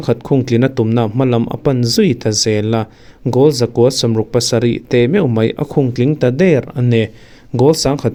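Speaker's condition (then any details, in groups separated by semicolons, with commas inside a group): No condition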